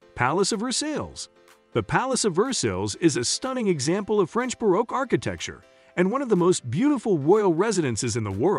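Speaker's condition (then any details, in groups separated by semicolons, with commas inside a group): No condition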